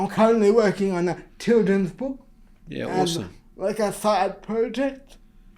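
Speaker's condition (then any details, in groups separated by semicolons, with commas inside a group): Cerebral palsy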